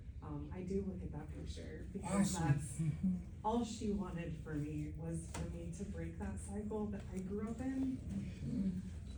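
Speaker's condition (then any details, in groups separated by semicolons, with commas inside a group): No condition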